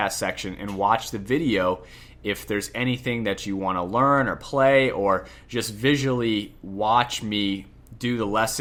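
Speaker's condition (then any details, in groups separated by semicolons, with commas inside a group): No condition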